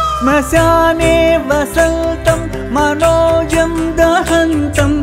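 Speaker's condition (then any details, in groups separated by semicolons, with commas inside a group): No condition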